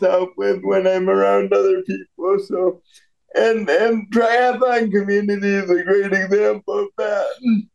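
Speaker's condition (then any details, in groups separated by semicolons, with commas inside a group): Cerebral palsy; brain-muscle disconnect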